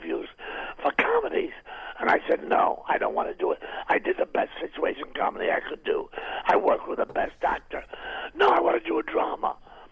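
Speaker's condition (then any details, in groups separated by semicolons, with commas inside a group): Throat cancer, vocal cord removed, partial laryngectomy, right vocal cord removed; voice lost after surgery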